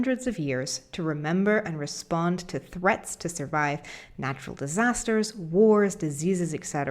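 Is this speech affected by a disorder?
No.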